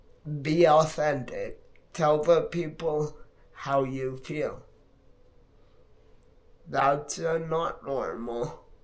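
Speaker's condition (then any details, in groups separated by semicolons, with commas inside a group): Multiple sclerosis; affects hands and left arm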